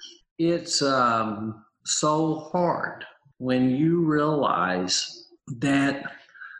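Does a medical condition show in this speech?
Yes: aphasia, apraxia, dysarthria after stroke; motor apraxia, dysarthria from stroke, lost reading and writing, doctors said would never talk; one year three months post-stroke, practices speech four hours daily, helped by St. Petersburg aphasia center; initially mute, plans each sentence, interruption loses it, mistaken for drunk, carries aphasia card.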